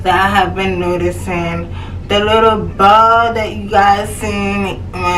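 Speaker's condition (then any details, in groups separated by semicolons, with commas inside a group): Cerebral palsy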